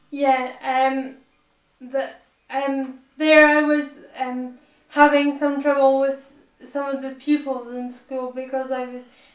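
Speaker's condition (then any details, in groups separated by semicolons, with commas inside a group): Cerebral palsy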